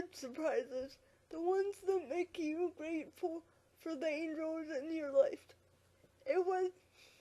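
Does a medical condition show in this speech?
Yes: quadriplegic cerebral palsy.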